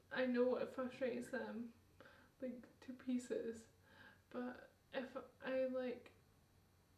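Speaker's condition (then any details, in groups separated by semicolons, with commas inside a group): Motor neurone disease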